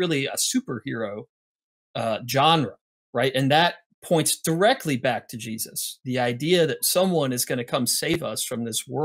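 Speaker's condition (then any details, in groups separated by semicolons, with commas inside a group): No condition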